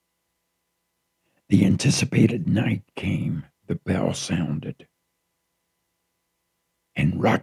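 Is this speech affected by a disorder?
Yes: throat cancer, partial laryngectomy; half of voice box removed, never smoked, sick for three years; lost part of voice, feels limited in how much can speak.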